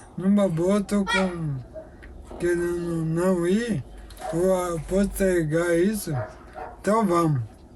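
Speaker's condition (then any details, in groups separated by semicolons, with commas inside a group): Amyotrophic lateral sclerosis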